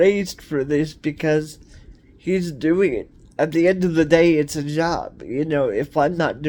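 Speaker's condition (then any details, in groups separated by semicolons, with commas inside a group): Cerebral palsy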